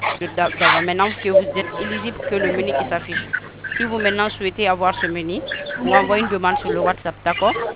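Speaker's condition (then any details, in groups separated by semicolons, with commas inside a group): No condition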